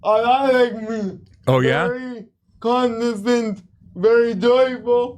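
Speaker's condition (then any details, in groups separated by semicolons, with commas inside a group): Cerebral palsy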